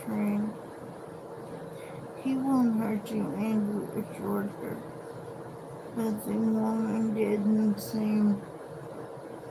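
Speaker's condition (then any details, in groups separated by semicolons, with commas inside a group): Cerebral palsy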